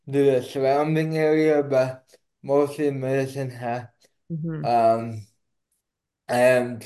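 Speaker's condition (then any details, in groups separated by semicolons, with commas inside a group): Cerebral palsy; not slurred, per host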